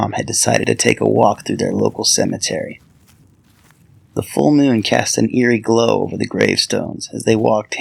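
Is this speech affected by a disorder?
No.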